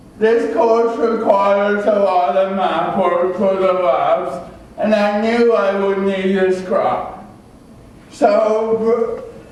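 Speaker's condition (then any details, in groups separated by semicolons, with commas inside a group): Cerebral palsy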